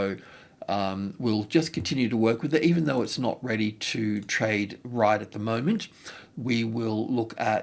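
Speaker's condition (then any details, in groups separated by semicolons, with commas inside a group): No condition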